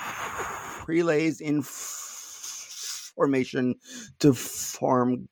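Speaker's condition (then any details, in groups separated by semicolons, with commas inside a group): Stuttering; not stuttering much currently; little stuttering currently; prolonged sounds, blocks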